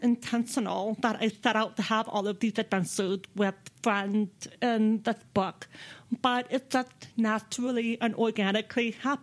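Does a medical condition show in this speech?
Yes: deafness; speaks with own voice.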